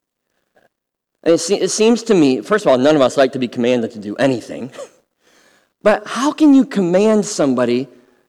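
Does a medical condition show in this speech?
Yes: cleft lip and palate; congenital, from birth, nine surgeries to repair, with recoveries.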